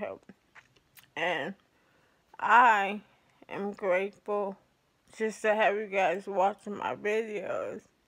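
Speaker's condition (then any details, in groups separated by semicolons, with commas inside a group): ALS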